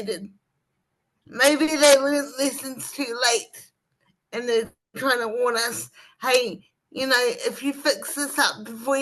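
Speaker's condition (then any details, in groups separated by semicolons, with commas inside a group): Cerebral palsy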